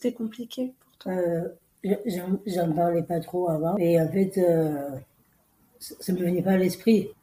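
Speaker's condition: Down syndrome; congenital, three copies of chromosome 21

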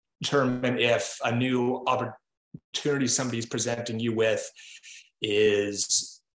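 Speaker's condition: Stutter; stutter since childhood, speech therapy as child, attended stuttering meetings in California twice in a year; stutter persisting in adulthood, audible in conversation; frequent fillers um and uh, word and phrase repetitions, coping mechanisms to hide stutter; prolonged sounds, blocks

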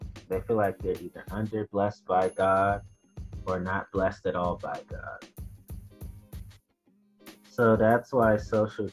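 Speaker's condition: No condition

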